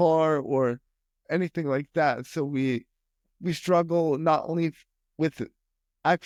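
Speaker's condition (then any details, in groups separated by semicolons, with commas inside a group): Spastic quadriplegic cerebral palsy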